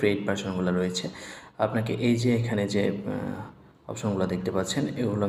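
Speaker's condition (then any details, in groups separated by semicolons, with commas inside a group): No condition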